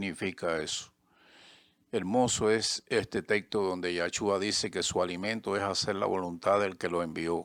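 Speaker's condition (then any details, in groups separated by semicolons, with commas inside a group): No condition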